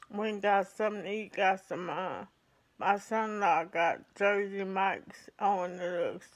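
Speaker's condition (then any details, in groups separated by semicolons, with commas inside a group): ALS; affects hands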